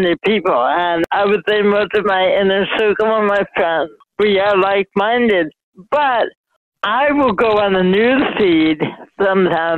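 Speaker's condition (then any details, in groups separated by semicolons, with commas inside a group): Mild cerebral palsy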